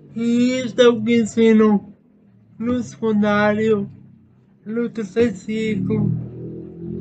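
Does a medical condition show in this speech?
Yes: spastic cerebral palsy; spastic motor type.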